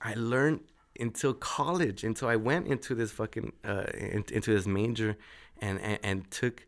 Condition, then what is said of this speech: Stuttering. It's like, now I feel like I'm doing a lot better, but it's probably, I don't know.